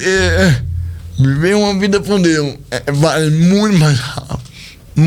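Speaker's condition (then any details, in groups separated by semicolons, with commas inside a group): Cerebral palsy; speech not normal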